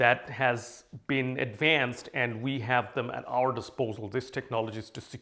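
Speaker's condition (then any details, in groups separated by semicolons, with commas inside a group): No condition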